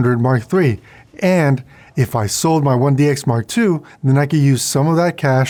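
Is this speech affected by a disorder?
No.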